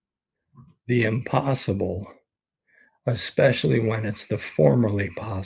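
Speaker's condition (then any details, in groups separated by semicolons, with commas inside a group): ALS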